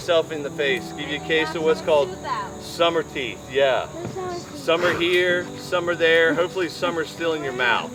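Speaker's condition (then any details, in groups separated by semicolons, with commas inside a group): No condition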